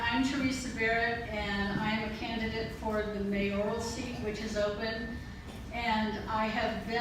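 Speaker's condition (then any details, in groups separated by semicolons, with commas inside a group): No condition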